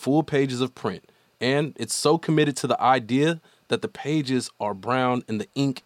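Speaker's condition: No condition

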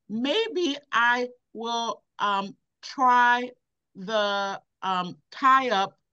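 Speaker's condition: Aphasia after stroke; cause stroke; seeing a therapist, keeps talking to improve; comprehends well but cannot repeat, viewer describes speech as clear

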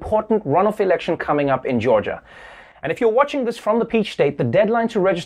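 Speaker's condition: No condition

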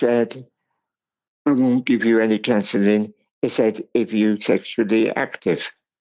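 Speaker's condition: Cerebral palsy; attended speech impairment boarding school

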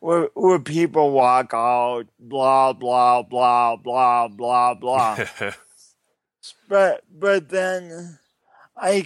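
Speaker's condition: Cerebral palsy; cerebral palsy from birth, oxygen loss at birth, substantial coordination difficulties since childhood, speech impediment developed while growing; distinctive one-of-a-kind accent-like speech, audible throughout recording

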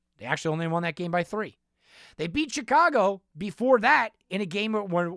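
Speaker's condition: No condition

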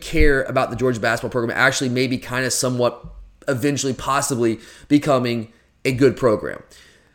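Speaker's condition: No condition

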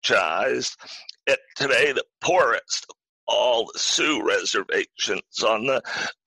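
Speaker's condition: Spasmodic dysphonia; acquired

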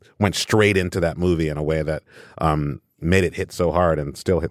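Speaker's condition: No condition

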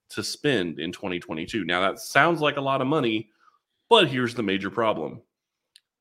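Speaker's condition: No condition

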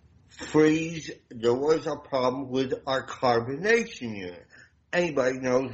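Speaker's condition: Damaged voice box; limits meeting people

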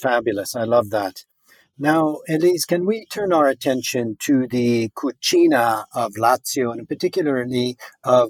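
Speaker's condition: No condition

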